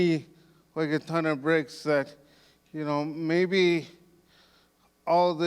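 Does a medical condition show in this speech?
Yes: cerebral palsy.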